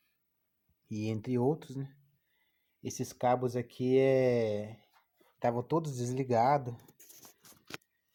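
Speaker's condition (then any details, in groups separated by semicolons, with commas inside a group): No condition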